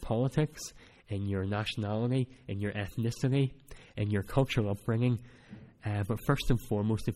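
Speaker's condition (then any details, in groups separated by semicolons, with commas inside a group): Cleft palate; cleft palate since childhood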